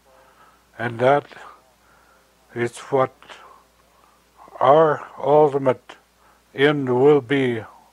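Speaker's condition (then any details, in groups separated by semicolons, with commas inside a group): Stroke; stroke at age 78, trembling hands, fell and broke hip, arterial aneurysm found on x-rays, surgery; slurred speech after stroke, hard time finding words, shaky voice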